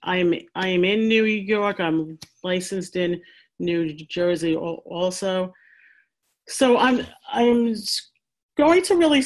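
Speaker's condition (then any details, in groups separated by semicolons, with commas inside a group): Stuttering; person who stutters, personal experience of stuttering, involved in support groups for adults who stutter; earlier felt speech not fluent enough to specialize in stuttering therapy; repeated words, prolonged sounds, blocks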